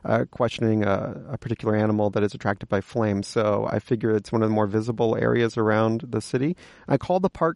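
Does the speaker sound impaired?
No.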